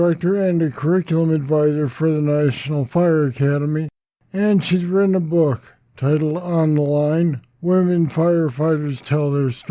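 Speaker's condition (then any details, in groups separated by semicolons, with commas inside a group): Parkinson's disease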